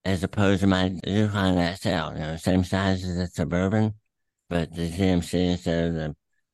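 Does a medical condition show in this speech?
Yes: throat cancer, tumor through tongue, attached to epiglottis.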